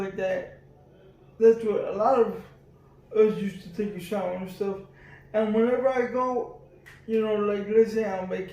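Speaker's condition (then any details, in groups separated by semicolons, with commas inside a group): Cerebral palsy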